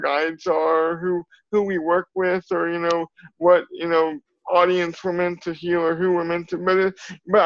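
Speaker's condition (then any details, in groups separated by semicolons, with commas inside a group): Cerebral palsy; from birth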